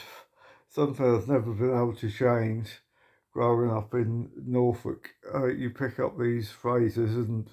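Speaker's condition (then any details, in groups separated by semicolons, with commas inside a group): Motor neuron disease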